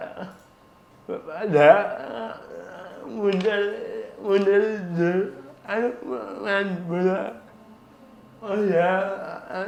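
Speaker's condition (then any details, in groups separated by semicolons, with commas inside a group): Cerebral palsy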